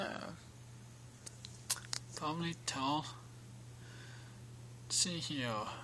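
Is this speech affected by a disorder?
Yes: cerebral palsy.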